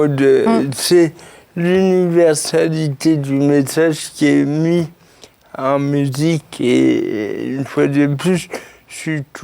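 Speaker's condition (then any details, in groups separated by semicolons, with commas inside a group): Cerebral palsy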